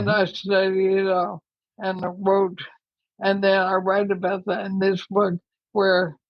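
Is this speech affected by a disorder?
Yes: ALS.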